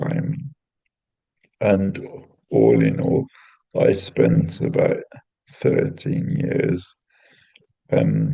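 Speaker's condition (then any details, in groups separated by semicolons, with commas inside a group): Cerebral palsy; intrathecal baclofen pump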